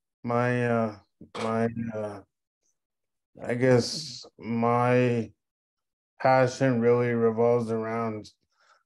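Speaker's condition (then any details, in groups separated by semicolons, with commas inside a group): Cerebral palsy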